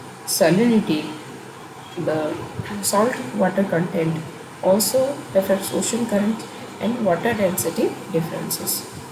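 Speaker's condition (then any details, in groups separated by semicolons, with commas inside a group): No condition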